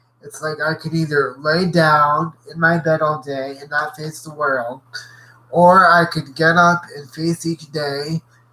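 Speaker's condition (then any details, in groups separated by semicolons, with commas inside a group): Cerebral palsy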